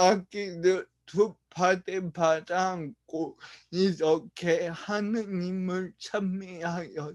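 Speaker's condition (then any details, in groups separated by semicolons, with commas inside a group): Brain lesion disability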